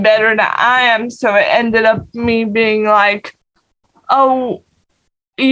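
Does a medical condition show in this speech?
Yes: cerebral palsy.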